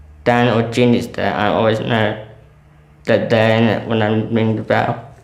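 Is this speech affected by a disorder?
Yes: muscular dystrophy; age 20, overnight ventilator, hoisted into bed, night feeding; needs overnight ventilated breathing support.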